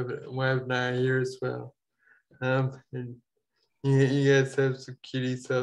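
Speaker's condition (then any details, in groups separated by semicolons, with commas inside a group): Ataxia; falls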